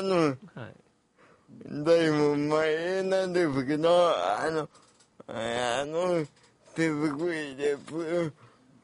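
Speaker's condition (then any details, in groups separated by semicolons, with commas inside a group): Cerebral palsy; congenital physical disability, wheelchair user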